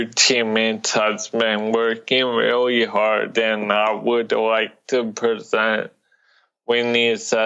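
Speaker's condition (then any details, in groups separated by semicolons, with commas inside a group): Cerebral palsy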